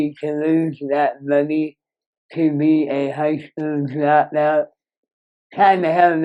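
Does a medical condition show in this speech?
Yes: Moebius syndrome; severe nerve damage.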